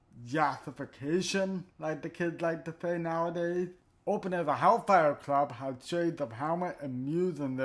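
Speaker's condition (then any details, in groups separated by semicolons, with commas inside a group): Cerebral palsy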